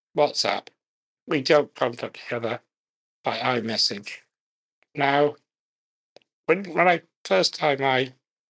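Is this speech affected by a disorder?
Yes: muscular dystrophy; very slowly progressive muscular dystrophy, severe physical disability, relies on voice control of devices; can just about speak, limited breath, eye gaze technology may come next after voice control; effortful enunciation, uses fewest words to conserve breath.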